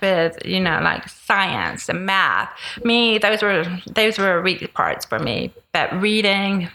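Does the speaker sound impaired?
Yes: deafness with cochlear implants; progressive hearing loss, deaf most of life, lip reading, bilateral cochlear implants; first implant about 11 years ago, second about 6 years ago, often wears one, removes at home; very oral, speech therapy throughout childhood, spoke for herself via relay voice carryover before implants.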